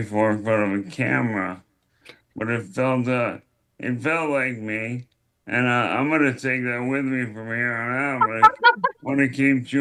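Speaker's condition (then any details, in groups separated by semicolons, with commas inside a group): ALS; likely bulbar form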